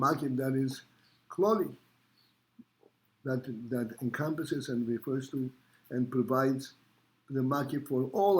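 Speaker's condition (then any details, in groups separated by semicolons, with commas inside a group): No condition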